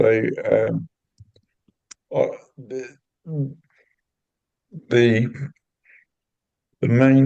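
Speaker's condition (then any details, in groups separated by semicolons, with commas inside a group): Cerebral palsy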